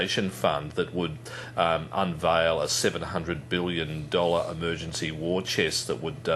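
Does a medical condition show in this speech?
No.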